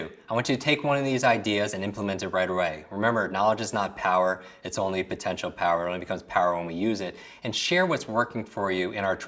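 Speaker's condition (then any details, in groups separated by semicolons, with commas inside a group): No condition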